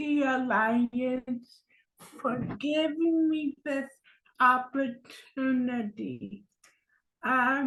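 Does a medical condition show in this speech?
Yes: cerebral palsy.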